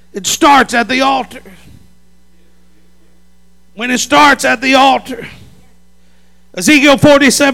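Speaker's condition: No condition

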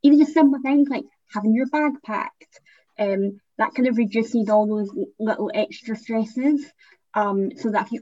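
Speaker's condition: Cleft palate, Van der Woude syndrome; condition transcribed as Vanderbilt, congenital cleft palate, lip pits; adult, ongoing cleft team care, past operations needing time off work; often not understood by new people, cannot say s sounds, stutters or says nothing when flustered

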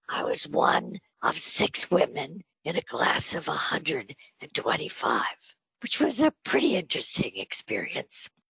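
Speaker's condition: Spasmodic dysphonia; on Botox treatment

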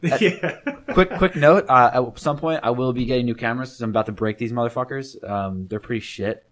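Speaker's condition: No condition

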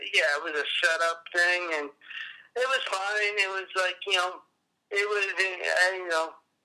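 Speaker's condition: Cerebral palsy; appearance likened to Parkinson's

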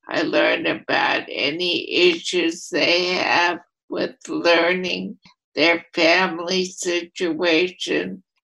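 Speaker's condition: ALS, primary lateral sclerosis

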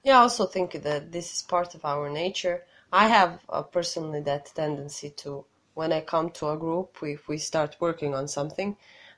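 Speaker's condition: No condition

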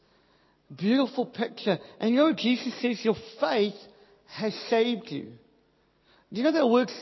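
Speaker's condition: Cleft palate, Pierre Robin syndrome; congenital cleft palate, still struggles quite severely

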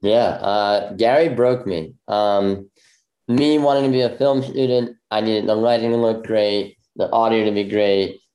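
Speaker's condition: Bilateral cleft lip; congenital bilateral

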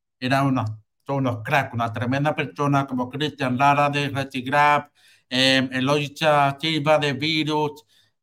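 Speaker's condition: Hearing loss with cochlear implant; about 34, uses cochlear implant, new operating system connects implant to computer, no headphones

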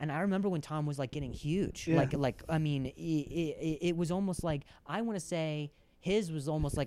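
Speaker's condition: Stutter; made finding other employment hard; converses at length in interview; listeners used to get impatient, cut off or dismiss, speech gives distinctive comedic point of view; repeated sounds, repeated words, prolonged sounds

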